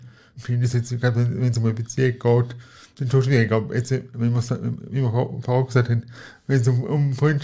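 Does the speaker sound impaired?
Yes: cerebral palsy; cerebral palsy present from birth, wheelchair user, crawled on knees as child, needs help in daily life; personal assistance team via IV assistance contribution for almost 10 years, lives in own apartment.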